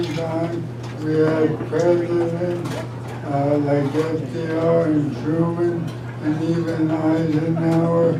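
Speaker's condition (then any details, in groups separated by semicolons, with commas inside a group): ALS; rapidly progressing whole-body paralysis, uses wheelchair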